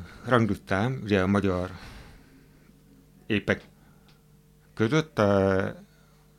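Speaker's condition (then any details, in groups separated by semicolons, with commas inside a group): Hard of hearing; hearing aid use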